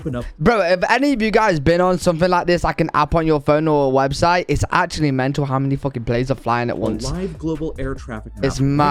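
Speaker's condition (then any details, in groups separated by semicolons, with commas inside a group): No condition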